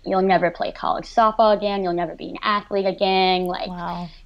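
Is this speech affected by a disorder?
Yes: cleft lip and palate; severe cleft lip and palate, about 23 surgeries by 17, ischemic stroke at 18, post-stroke seizures; after stroke could not speak, text, write or converse, cognition impaired; speech pathologist and cognitive therapy.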